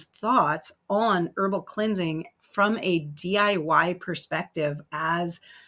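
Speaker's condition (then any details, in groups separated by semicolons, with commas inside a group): No condition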